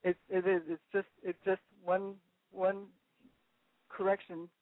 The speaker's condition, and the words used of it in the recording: Parkinson's disease. I couldn't have sustained a conversation this long.